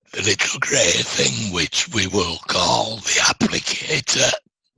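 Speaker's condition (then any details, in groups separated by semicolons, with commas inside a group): Laryngectomy, voice prosthesis; speaks via voice prosthesis valve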